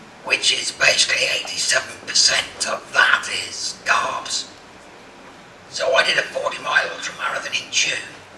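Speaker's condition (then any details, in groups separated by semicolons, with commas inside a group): Laryngectomy; speaks with speaking valve, valve replaced about every 3 months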